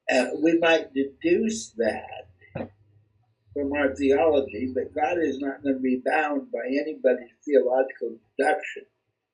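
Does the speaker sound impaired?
Yes: cerebral palsy; speech not affected.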